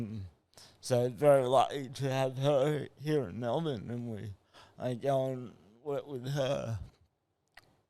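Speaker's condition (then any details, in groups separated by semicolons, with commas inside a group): Cerebral palsy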